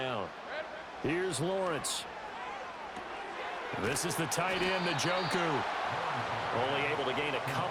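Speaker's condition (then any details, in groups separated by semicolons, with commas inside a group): No condition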